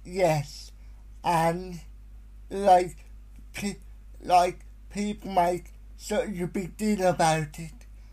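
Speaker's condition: Spastic quadriplegic cerebral palsy, severe; able to communicate, stutters a lot, worse when distracted by several things

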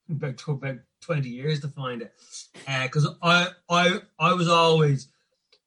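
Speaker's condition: Stammer; stammer since childhood, very bad in childhood, linked to childhood anxiety, never gone, cannot be cured; age 40, largely controlled, sometimes pretty bad, may show during recording, breathing and visualization beforehand; worse with poor sleep, low mood, low confidence, anticipates stammering, once avoided speaking; repeated sounds, repeated words

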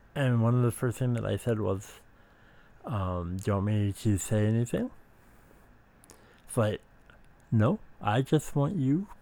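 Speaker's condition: Speech impediment

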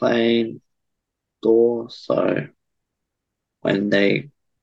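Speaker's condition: Cerebral palsy

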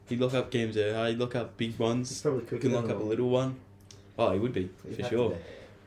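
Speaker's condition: No condition

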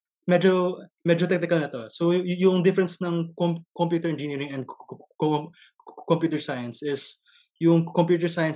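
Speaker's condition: Stuttering; stutter since early childhood, noticed on entering grade school; ongoing stutter, actively coping through Toastmasters public speaking club and speech contests; broken, choppy non-fluent speech, dreads answering strangers like jeepney drivers, public communication affected; repeated sounds, repeated words, blocks

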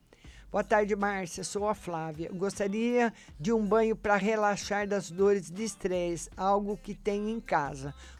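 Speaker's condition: No condition

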